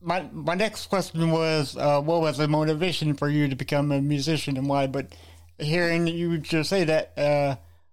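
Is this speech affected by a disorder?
Yes: cerebral palsy; congenital, limited mobility.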